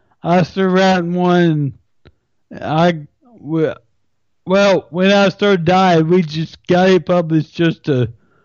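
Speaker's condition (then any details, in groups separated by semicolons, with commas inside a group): Friedreich's ataxia; form of muscular dystrophy; progressing quickly; uses speech recognition software for writing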